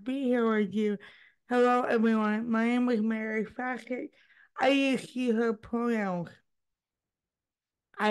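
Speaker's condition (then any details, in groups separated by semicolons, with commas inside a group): Cerebral palsy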